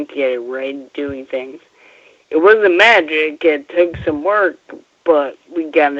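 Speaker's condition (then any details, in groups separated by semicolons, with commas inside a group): Friedreich's ataxia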